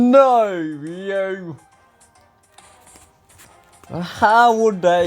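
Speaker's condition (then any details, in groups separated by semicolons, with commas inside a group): Ataxia; affects body movements; speech recently worse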